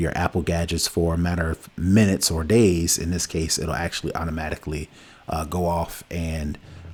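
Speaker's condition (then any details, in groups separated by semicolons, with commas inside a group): No condition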